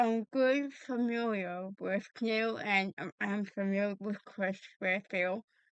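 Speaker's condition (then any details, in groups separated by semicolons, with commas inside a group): Cerebral palsy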